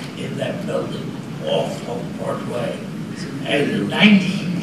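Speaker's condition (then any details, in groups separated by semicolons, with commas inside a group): Essential tremor; onset as hand trembling, deep brain stimulation implant; severe, after deep brain stimulation operation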